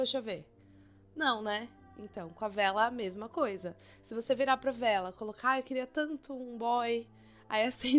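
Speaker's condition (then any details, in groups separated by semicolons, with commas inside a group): No condition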